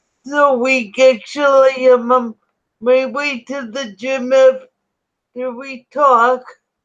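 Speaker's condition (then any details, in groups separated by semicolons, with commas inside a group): Spastic ataxic cerebral palsy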